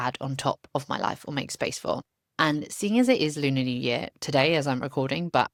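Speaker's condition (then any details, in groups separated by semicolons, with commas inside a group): No condition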